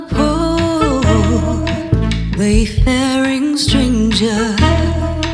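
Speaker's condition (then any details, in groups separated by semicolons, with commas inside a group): No condition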